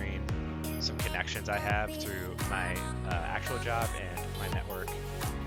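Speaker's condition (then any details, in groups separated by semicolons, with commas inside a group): No condition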